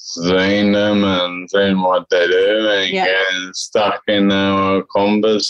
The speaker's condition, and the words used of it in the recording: Ataxia. And we were also talking about how, you know, obviously your speech is affected and how sometimes that can be a bit tricky.